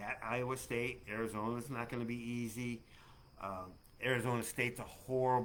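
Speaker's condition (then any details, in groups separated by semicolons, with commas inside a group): No condition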